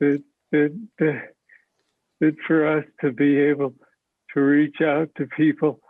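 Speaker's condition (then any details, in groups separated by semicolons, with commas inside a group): Parkinson's disease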